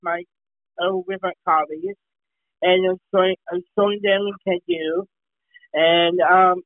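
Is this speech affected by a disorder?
Yes: Down syndrome; congenital down syndrome, recent covid pneumonia needing oxygen, cardiac arrest and critical care.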